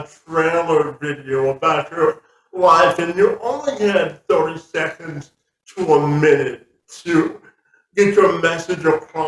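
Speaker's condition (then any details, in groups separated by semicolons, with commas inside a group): Cerebral palsy; present from birth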